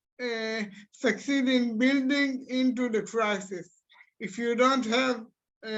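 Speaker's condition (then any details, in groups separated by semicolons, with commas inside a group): Cerebral palsy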